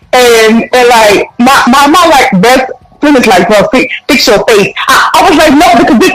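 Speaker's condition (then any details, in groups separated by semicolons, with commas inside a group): Stutter; stutter since age 3; people took voice away because of stutter; repeated sounds, repeated words, prolonged sounds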